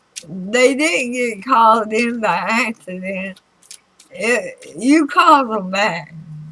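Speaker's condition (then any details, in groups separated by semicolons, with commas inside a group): Throat cancer radiation damage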